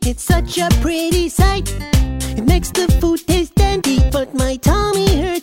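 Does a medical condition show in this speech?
No.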